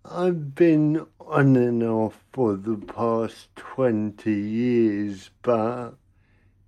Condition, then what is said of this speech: Cerebral palsy. I can hear in your voice the potential to say very funny things.